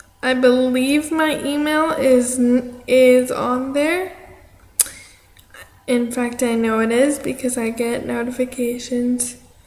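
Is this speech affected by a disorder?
Yes: cerebral palsy; affects arm.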